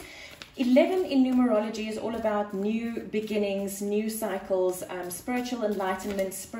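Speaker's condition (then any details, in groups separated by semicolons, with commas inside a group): No condition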